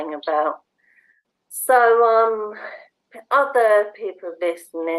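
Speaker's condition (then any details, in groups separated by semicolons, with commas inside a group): Motor neurone disease; bulbar onset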